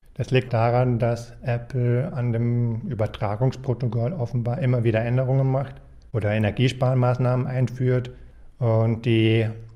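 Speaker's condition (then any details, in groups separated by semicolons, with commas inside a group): Usher syndrome hearing loss; genetic, poor hearing from birth, progressively worse, deafness threshold by early thirties, hearing aids only partly helpful; cochlear implant, audiologist Tobias Rader, Klinikum Großhadern Munich, hears well in loud pubs, phone connected directly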